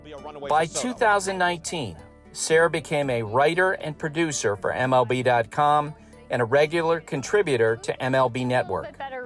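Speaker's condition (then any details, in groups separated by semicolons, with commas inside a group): No condition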